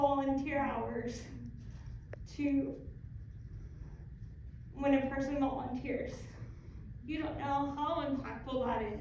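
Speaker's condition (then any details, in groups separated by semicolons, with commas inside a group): Cerebral palsy; from birth, corpus callosum involved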